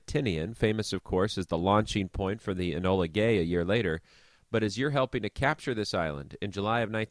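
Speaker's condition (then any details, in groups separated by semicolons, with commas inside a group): No condition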